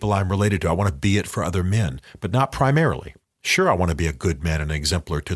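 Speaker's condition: No condition

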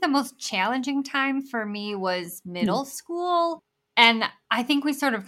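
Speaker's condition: Bilateral cleft lip and palate; congenital

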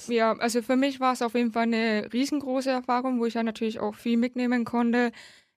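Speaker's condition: Hard of hearing since birth, congenital, cochlear implant, severe; left cochlear implant held by magnet, loss over 55 decibels, rain problematic, partial sign language

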